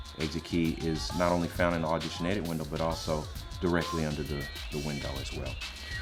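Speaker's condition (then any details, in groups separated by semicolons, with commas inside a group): No condition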